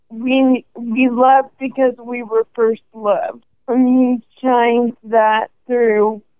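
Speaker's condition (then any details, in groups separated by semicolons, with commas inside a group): ALS; first symptoms noticed in hand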